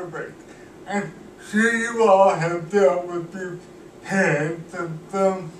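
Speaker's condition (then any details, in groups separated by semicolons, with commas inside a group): Cerebral palsy; cannot walk, uses wheelchair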